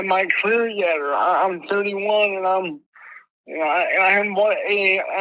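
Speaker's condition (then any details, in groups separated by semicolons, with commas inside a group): Mild cerebral palsy; speech impediment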